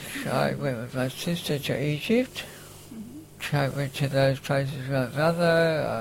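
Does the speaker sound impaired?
Yes: facioscapulohumeral muscular dystrophy, facioscapulohumeral (FSHD); diagnosed about age 10, named facioscapulohumeral form in late 20s, early prognosis life to 14-19; respirator pump wheezing audible in recording.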